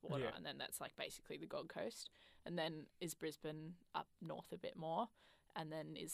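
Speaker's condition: No condition

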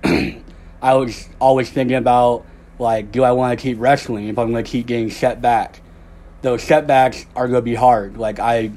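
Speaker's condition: Cleft lip and palate; doing well

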